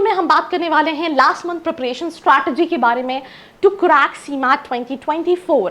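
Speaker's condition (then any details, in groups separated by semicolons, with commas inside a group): No condition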